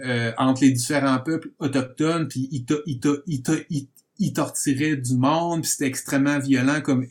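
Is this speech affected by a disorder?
Yes: stuttering; stuttering since birth, described as genetic, present while growing up; working on stuttering through acceptance and normalization, member of Association Bégaiement Communication (ABC); stutters less as acceptance and understanding grow, better control of stuttering; here repeated sounds.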